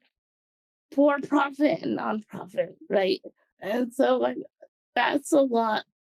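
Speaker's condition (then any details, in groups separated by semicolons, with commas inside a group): Cerebral palsy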